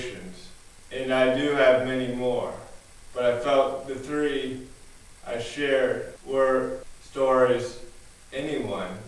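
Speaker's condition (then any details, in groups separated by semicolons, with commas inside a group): Cerebral palsy, spastic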